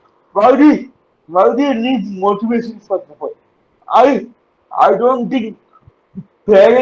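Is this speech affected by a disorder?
Yes: cerebral palsy; uses wheelchair.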